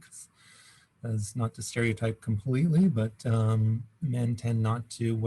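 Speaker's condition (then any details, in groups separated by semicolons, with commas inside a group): No condition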